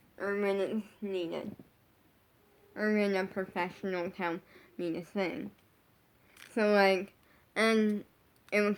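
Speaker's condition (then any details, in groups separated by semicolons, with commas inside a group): Brain injury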